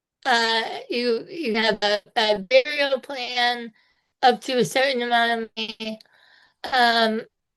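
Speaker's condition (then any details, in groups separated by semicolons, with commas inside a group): Spinal muscular atrophy type two; needs personal care assistance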